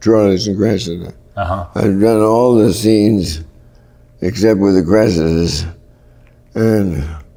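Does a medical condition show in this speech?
Yes: Parkinson's; worsening, often debilitating.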